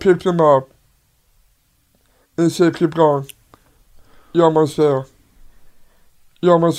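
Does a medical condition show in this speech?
Yes: Down syndrome; low muscle tone, poor balance, delayed reaction time, took 6 years to learn bike riding; tying shoes difficult, works 5 to 10 times harder to build muscle.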